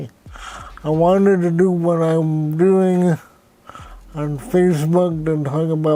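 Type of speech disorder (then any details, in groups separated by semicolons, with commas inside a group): Dysarthria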